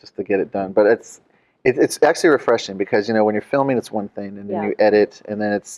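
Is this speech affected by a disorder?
No.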